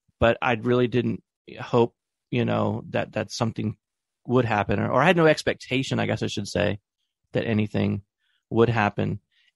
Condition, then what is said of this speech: No condition.